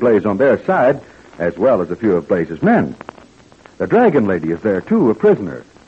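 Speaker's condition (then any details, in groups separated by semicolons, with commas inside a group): No condition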